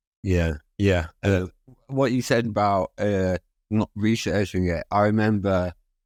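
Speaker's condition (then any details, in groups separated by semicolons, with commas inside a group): Spinal muscular atrophy; spinal muscular atrophy type 2 from birth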